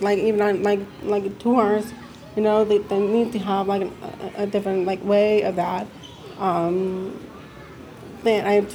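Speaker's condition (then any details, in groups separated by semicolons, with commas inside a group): Deafness; hearing loss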